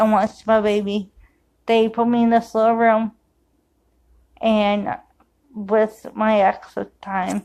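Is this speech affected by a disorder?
Yes: cerebral palsy; affects walking.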